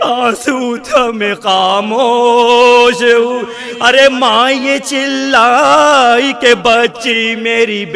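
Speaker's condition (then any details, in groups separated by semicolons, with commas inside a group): No condition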